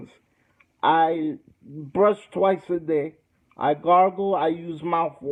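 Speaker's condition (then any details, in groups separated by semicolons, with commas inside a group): Cerebral palsy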